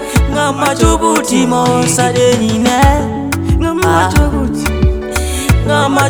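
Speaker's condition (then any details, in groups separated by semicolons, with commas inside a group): No condition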